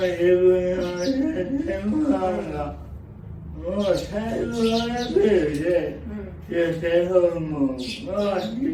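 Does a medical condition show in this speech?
Yes: cerebral palsy; severe, uses a wheelchair.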